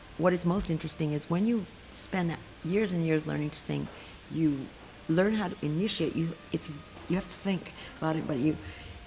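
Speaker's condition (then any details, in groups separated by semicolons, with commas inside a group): No condition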